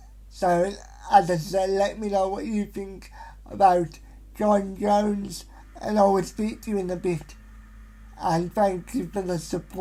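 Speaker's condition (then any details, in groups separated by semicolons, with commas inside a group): Cerebral palsy; less clear, slurrier when relaxed, slow, effortful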